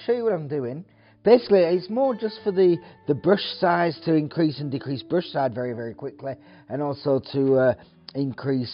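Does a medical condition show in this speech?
No.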